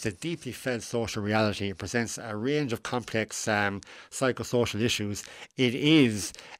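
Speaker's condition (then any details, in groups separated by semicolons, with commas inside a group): Cleft lip and palate; adult, age 41, decades after final surgery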